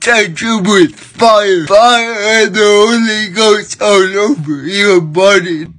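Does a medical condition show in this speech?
Yes: cerebral palsy.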